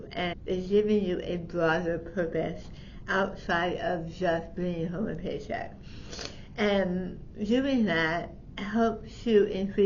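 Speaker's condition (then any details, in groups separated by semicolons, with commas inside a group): Tongue cancer surgery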